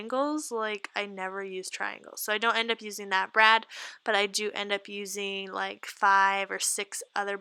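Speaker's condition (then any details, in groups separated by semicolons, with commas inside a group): No condition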